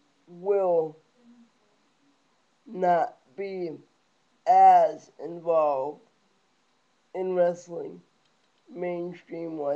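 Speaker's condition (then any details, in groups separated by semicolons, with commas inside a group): Cerebral palsy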